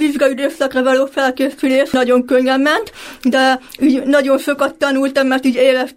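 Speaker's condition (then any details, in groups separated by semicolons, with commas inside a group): Deafblindness (hearing impairment); vision and hearing impairment, EasyLink MyLink radio system for lectures, telescope from Mária Utca eye clinic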